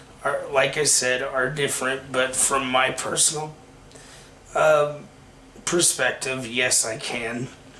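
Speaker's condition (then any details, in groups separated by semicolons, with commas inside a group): Cerebral palsy; takes medication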